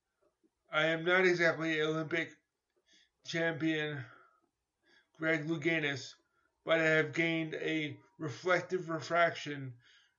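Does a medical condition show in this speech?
Yes: cerebral palsy; physical therapy.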